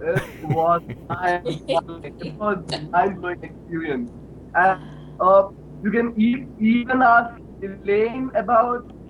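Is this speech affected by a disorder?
Yes: stuttering; stuttered openly at Indian Stammering Association first national conference; here repeated sounds, prolonged sounds.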